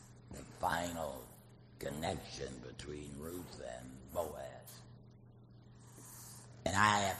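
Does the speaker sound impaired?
Yes: laryngectomy; artificial voice via prosthesis.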